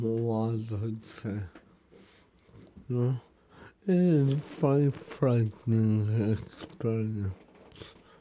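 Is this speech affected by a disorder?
Yes: acquired brain injury; months on life support machine, nearly switched off, given extra day and revived; others need time to get used to accent or way of speaking.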